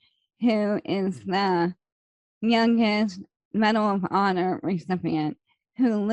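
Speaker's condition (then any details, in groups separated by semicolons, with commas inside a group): ALS; slow progressing form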